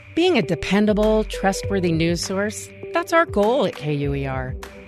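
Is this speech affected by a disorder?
No.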